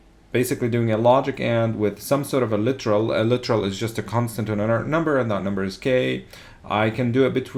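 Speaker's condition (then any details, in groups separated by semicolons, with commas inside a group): No condition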